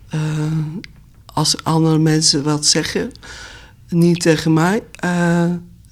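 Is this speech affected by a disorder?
Yes: primary progressive aphasia; underlying dementia pathology, gradually worsening, onset late 2018, diagnosed two years ago after speech recordings; symptoms for several years, diagnosis 1.5 years after first complaints, phone app as speech backup, unused; needs extra time to speak, difficulty expressing what to say, struggles in unexpected situations.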